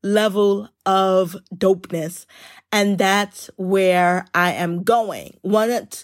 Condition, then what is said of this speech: Stuttering. Just a quick disclaimer, I do stutter.